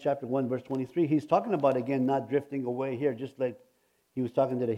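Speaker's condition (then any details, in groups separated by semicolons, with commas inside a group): No condition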